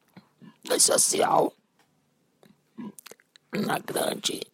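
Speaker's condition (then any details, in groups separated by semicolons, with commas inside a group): Laryngectomy; laryngeal cancer found after 2 months hoarseness, partial laryngectomy, 45 radiotherapy sessions, later total laryngectomy for stenosis; stenosis had blocked eating and breathing, eating restored through exercises, physiotherapy; esophageal voice learned through speech therapy exercises, also uses electrolarynx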